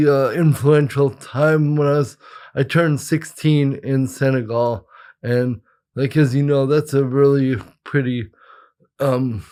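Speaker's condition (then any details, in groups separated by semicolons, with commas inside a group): Cerebral palsy; present from birth; plays soccer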